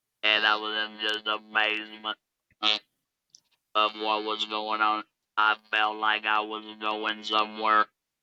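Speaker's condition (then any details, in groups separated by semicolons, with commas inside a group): Laryngectomy, electrolarynx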